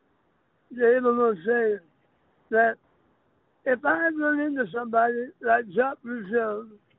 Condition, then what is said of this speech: Throat cancer. I just have a speech impediment now.